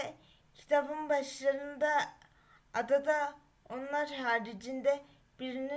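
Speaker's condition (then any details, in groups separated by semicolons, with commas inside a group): Cerebral palsy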